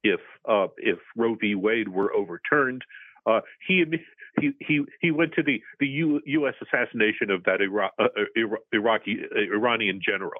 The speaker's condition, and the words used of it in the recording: Stuttering. This show has definitely improved my elocution.